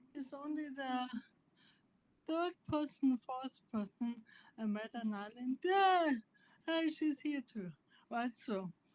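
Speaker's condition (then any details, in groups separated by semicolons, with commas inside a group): Primary lateral sclerosis; upper motor neurons only, spasticity; initially probable diagnosis; speech sounded different, like drunk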